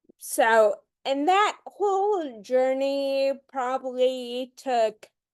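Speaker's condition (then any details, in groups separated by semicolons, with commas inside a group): Friedreich's ataxia; genetic neuromuscular disease, teen onset; diagnosed around age 16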